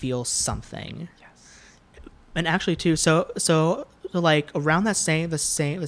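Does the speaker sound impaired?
Yes: stuttering; developmental stutter since about age 5, persisted into adulthood, varied speech therapies and groups; still stutters as adult, speaks often for work; worse with anxiety and nerves, harder when speaking unplanned; here repeated sounds, repeated words.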